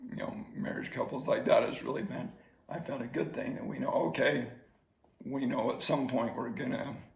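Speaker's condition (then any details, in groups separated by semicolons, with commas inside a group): ALS; slowly progressing ALS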